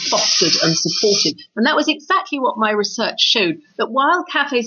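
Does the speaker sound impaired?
No.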